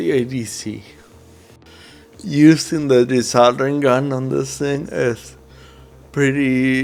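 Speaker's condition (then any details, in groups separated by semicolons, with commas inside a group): Cerebral palsy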